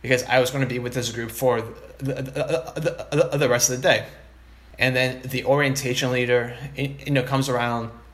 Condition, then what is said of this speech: Stuttering. I, there are times when I'm stuttering and I'm thinking like this is a really rough stuttering moment.